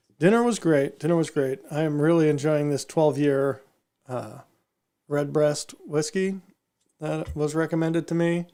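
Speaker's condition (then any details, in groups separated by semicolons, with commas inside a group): No condition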